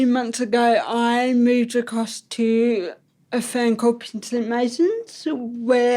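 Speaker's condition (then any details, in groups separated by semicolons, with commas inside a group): Ataxic cerebral palsy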